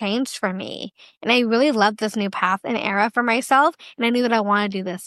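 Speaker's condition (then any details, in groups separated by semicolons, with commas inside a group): Down syndrome; duplicate of the 21st chromosome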